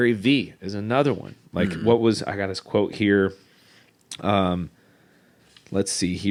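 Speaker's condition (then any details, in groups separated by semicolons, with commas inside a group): No condition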